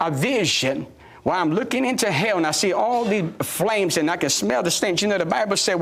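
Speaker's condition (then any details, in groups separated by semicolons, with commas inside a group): No condition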